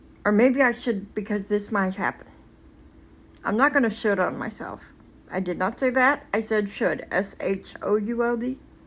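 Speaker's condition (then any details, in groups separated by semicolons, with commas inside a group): Cerebral palsy; speech noticeably atypical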